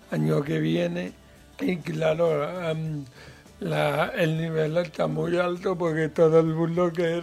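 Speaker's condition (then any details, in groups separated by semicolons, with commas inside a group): Cerebral palsy; mild, lesser degree of disability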